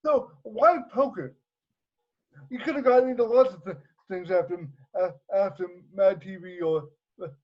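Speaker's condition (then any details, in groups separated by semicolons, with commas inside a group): Cerebral palsy; voice tone sometimes odd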